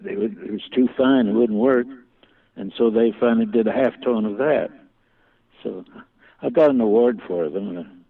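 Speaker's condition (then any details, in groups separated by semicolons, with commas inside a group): Parkinson's; slowly progressive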